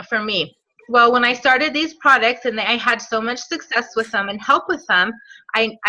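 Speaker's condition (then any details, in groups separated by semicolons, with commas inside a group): No condition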